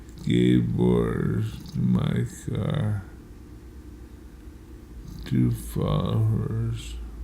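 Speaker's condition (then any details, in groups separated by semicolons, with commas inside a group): Multiple sclerosis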